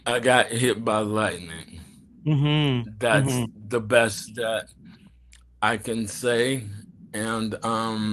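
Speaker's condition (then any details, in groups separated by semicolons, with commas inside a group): ALS; bulbar onset, speech and throat muscles; early course, affecting speech; throat muscles affected, speech slowed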